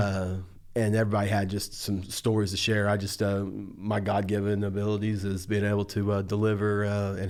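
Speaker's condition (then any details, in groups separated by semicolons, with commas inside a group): No condition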